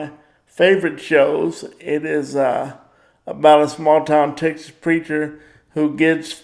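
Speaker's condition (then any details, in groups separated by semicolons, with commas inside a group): Cerebral palsy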